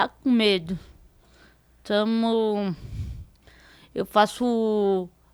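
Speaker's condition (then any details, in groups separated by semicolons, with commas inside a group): Cerebral palsy; diparetic form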